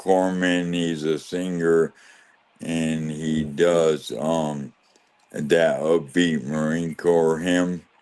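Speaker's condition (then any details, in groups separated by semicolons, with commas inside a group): ALS; losing speech and swallowing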